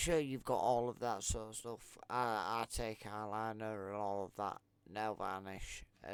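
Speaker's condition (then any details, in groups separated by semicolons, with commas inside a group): Multiple sclerosis; affects legs; legs weak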